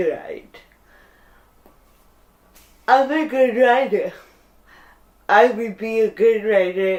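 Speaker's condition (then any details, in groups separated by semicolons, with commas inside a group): Cerebral palsy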